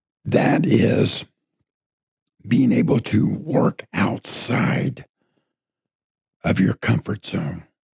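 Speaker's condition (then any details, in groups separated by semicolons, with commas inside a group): Throat cancer; tracheostomy tube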